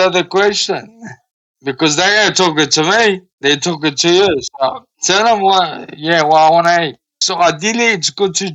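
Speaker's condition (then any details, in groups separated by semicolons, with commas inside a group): Cerebral palsy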